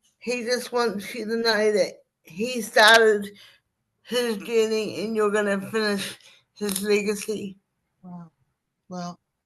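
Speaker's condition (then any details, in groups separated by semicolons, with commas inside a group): Cerebral palsy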